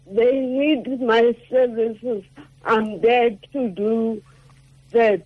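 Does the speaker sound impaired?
Yes: cerebral palsy; affects speech.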